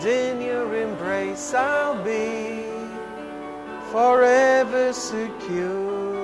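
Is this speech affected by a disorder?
No.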